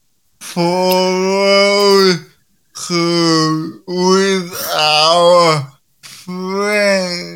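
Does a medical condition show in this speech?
Yes: cerebral palsy; present from birth.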